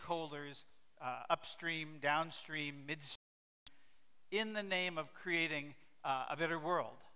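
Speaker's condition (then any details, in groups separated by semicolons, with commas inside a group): No condition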